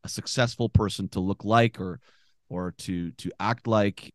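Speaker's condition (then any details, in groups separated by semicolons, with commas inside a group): No condition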